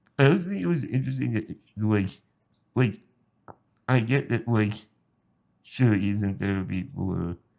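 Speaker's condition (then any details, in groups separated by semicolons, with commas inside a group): Spinal muscular atrophy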